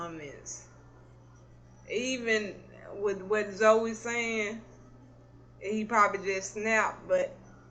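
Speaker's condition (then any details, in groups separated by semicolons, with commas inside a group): Cerebral palsy; not paralyzed, can stand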